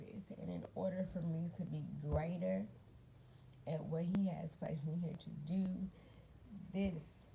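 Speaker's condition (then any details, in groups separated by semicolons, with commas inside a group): Cerebral palsy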